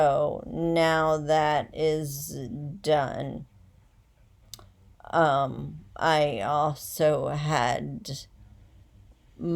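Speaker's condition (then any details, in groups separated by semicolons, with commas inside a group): Essential tremor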